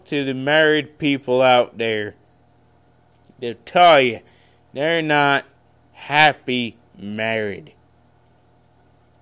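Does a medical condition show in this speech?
Yes: cerebral palsy; congenital cerebral palsy.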